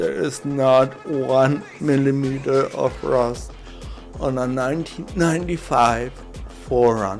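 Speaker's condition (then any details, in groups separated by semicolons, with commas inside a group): Cerebral palsy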